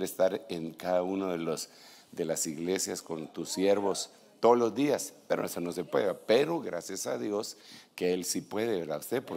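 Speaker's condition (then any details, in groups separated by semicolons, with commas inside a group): No condition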